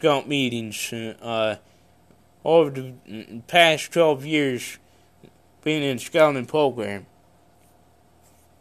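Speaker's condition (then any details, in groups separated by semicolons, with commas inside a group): Cerebral palsy; congenital, no known medical cause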